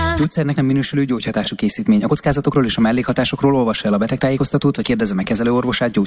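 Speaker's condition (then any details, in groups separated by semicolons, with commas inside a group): No condition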